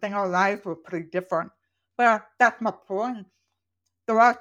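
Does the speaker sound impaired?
Yes: profoundly deaf, congenital; accent from deafness, not British, described as accent from nowhere.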